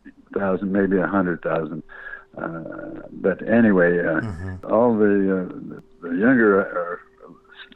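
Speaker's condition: Parkinson's disease; earlier radiation for cancer treatment

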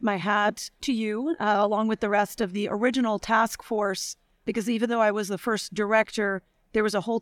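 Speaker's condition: No condition

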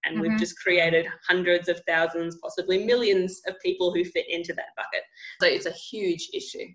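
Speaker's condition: No condition

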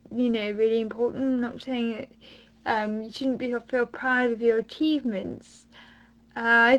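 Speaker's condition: Mild cerebral palsy; poor coordination

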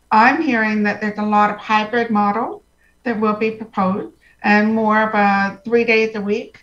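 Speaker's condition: Profound hearing loss, congenital

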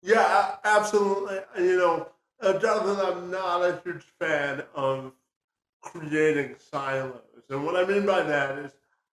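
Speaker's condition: Spastic quadriplegia cerebral palsy; affects muscle movement and muscle dexterity

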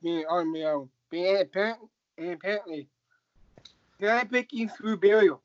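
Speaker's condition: Down syndrome; recorded voice samples for Google project understood, Project Euphonia, to train speech recognition

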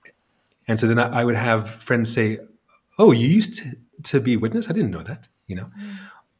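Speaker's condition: Stutter; childhood-onset stutter, present by grade three, speech therapy taken then dropped out; repeated sounds, prolonged sounds

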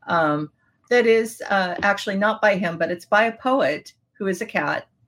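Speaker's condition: No condition

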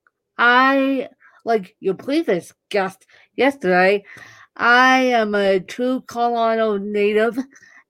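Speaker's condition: Cerebral palsy; neurological

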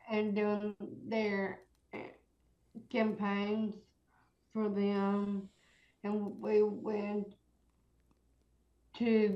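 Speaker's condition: Down syndrome; diagnosed at birth, heart defect, open heart surgery

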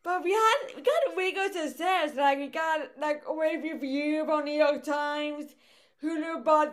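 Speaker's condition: Cerebral palsy; electric wheelchair for travel

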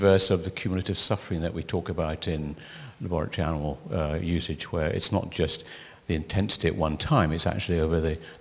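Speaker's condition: No condition

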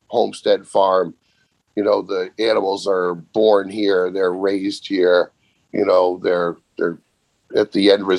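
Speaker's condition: No condition

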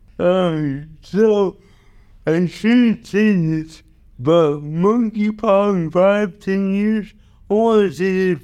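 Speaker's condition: Cerebral palsy

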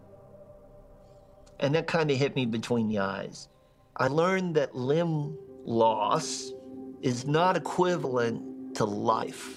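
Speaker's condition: Bilateral cleft lip and palate; congenital, no roof of mouth, no upper lip, upper face unformed, many years of cosmetic and corrective surgery

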